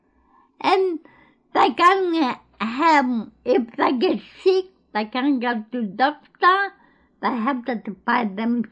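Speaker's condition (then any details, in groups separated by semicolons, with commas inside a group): Cerebral palsy; born in Greece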